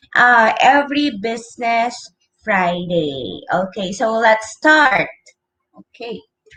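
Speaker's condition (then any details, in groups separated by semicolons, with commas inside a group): No condition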